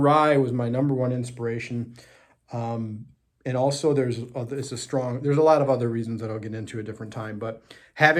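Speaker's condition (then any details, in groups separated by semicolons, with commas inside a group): No condition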